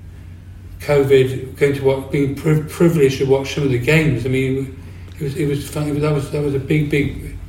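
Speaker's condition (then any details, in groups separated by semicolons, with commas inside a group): Parkinson's disease; quieter, mumbles a lot, new since onset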